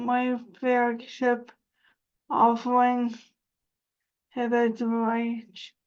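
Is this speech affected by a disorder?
Yes: cerebral palsy; spasticity.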